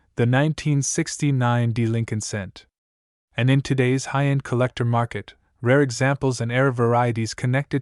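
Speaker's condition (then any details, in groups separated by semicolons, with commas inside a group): No condition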